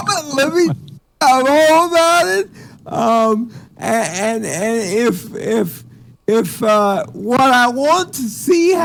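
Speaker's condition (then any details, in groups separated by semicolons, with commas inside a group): Cerebral palsy; speech sounds drunk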